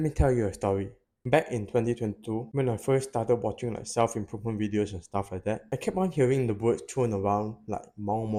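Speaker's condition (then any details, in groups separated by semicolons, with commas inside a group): No condition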